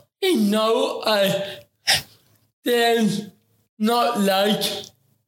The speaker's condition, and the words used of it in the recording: Cerebral palsy. And today we're going to take it, as your mom said, we're going to take it very slow and you're going to talk to me word for word.